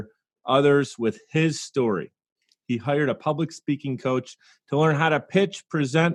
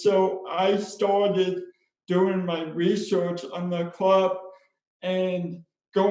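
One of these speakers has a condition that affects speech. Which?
The second: spastic cerebral palsy; diagnosed at age 3, now public speaker; speech impairment.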